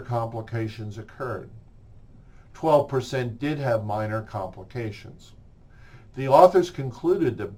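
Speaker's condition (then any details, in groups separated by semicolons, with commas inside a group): No condition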